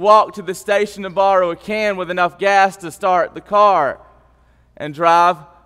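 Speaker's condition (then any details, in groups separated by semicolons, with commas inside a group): No condition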